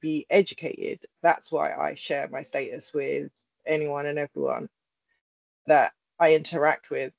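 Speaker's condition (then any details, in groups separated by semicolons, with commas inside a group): No condition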